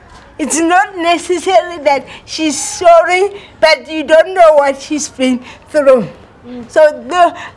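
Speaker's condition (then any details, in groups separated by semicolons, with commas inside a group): Cerebral palsy; speech impediment, understandable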